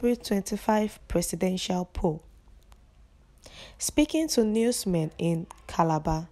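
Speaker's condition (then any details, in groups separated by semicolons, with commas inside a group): No condition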